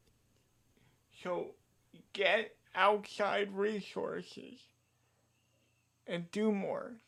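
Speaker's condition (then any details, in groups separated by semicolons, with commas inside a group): Cerebral palsy; diagnosed age two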